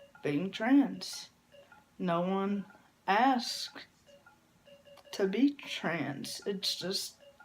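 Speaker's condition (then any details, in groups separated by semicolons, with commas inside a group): Cerebral palsy; from birth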